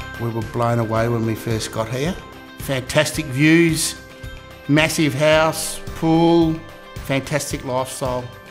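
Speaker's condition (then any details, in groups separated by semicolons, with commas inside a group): No condition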